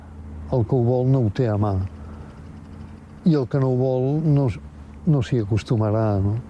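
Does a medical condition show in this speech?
Yes: Parkinson's disease; progressive Parkinson's disease, about 15 years by time of death; mild by own account, progressively worsening.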